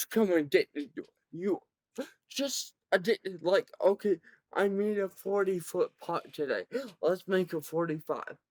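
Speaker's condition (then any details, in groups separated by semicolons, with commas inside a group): Cerebral palsy, severe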